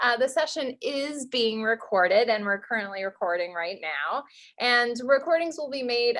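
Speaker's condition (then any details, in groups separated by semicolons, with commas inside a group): No condition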